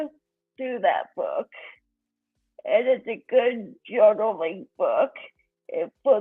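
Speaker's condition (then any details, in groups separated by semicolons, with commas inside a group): Cerebral palsy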